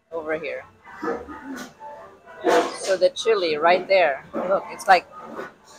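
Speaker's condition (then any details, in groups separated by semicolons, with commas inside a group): No condition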